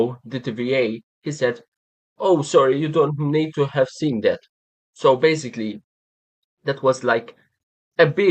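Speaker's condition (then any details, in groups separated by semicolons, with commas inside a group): No condition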